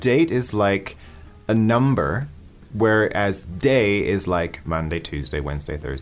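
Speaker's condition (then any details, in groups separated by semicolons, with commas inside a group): No condition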